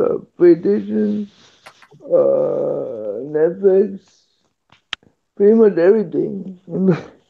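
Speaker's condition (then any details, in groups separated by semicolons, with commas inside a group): Cerebral palsy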